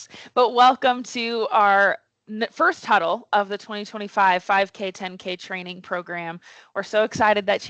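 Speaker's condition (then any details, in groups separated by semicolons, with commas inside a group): No condition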